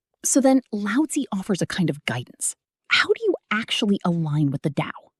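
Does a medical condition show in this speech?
No.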